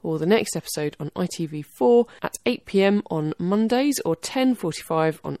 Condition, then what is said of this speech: None; typical speech.